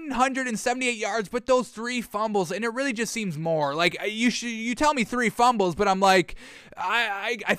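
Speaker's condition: No condition

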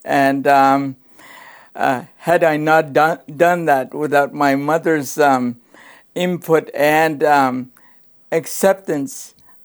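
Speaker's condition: Cerebral palsy; cerebral palsy present from birth

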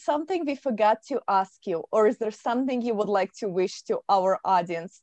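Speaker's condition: No condition

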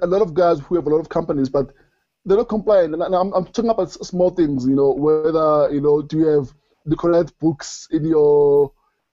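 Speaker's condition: Stutter; stutter since childhood, grew up with it, never outgrew it; severe in school, school speech took whole period, avoided speaking careers, disliked call-center job due to stammering; repeated sounds, repeated words

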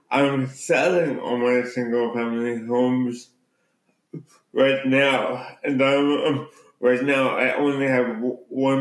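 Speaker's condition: Cerebral palsy

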